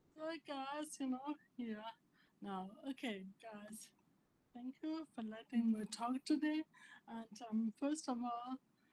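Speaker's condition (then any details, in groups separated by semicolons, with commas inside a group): Primary lateral sclerosis; speech sounded different, like drunk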